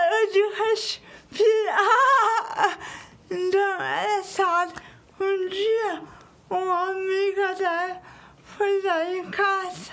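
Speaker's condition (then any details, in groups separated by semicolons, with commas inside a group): Cerebral palsy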